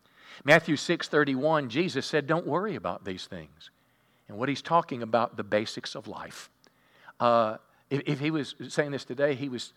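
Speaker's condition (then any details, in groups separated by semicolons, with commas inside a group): No condition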